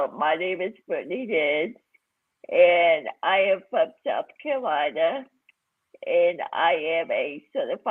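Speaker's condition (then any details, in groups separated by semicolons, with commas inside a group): Cerebral palsy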